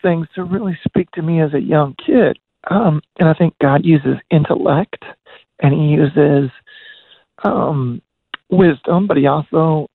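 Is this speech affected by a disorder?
Yes: voice disorder; progressive voice disorder.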